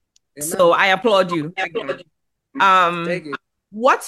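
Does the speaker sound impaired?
No.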